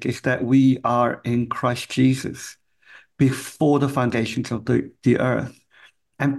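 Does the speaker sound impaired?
Yes: cleft palate; congenital, from birth, affects hearing; still impacts ability to speak and hear; severe speech impediment as a kid.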